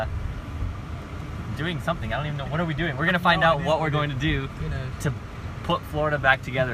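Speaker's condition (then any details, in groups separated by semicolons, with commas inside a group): No condition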